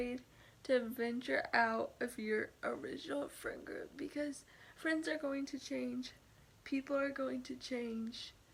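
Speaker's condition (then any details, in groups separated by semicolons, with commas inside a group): Cerebral palsy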